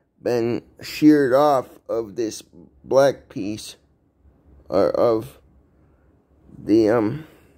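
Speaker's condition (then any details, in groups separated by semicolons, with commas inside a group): Cerebral palsy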